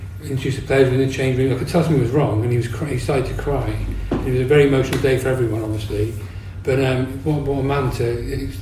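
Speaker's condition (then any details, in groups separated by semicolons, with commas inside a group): Parkinson's disease; quieter, mumbles a lot, new since onset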